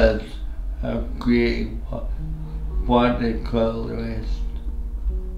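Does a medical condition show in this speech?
Yes: traumatic brain injury (pontine cavernoma).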